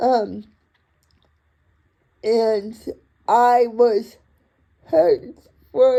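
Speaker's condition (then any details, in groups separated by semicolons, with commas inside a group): Cerebral palsy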